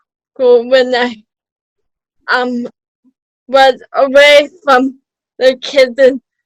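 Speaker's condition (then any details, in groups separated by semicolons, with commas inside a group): Cerebral palsy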